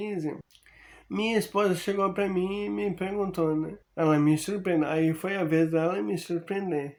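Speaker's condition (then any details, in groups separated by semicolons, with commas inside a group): Amyotrophic lateral sclerosis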